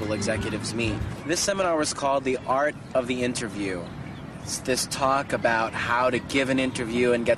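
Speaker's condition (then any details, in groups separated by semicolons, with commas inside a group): No condition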